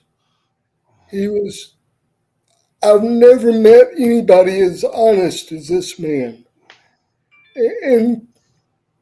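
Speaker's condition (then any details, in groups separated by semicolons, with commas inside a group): Cerebral palsy; wheelchair user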